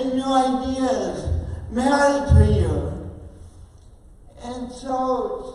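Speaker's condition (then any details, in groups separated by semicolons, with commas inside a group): Oxygen-related condition, speech impairment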